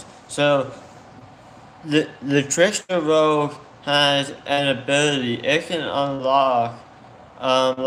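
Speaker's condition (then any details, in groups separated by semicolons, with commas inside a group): Tongue cancer surgery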